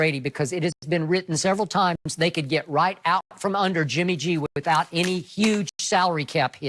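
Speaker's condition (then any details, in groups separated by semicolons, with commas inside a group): No condition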